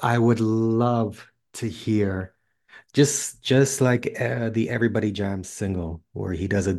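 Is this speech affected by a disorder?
Yes: stuttering; l sound tough, trouble formulating sentences after pandemic isolation, not from stuttering; here repeated sounds.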